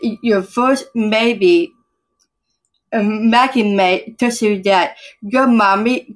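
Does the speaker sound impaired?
Yes: Down syndrome; congenital, hypotonia at birth, diagnosed hours after birth, high marker on alpha fetoprotein test at 16 weeks; short ungrammatical phrases, asks mother what to say, mother Sandy prompts answer.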